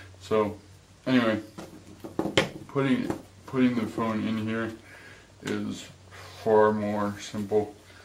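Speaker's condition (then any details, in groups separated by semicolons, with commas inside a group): Cerebral palsy; affects gait and walking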